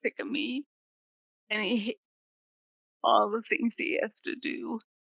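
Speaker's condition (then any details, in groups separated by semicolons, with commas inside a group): Multiple sclerosis; voice sometimes difficult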